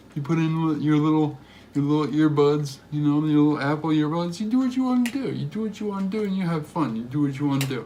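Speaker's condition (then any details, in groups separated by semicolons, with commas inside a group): Cerebral palsy; affects gait and walking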